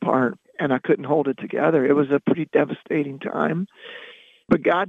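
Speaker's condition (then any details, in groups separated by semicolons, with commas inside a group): Loss of singing voice; singing voice lost, speaking voice retained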